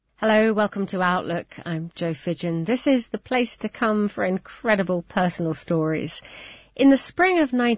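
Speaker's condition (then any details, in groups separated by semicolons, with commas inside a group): No condition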